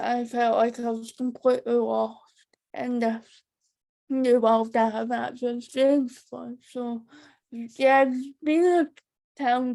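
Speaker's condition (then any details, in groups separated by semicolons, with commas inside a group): Cerebral palsy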